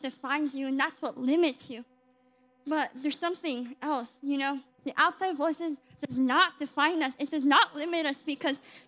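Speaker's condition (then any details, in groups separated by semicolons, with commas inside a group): Cleft lip and palate; congenital cleft lip and palate, 38 surgeries since birth, speech services offered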